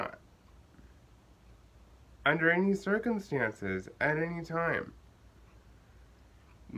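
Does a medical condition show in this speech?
Yes: cerebral palsy.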